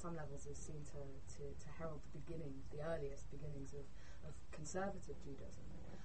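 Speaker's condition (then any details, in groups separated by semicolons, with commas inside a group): No condition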